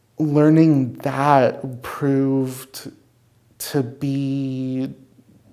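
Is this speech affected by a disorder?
No.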